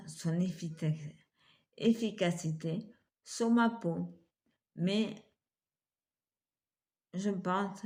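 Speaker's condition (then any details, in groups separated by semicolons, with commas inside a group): Multiple sclerosis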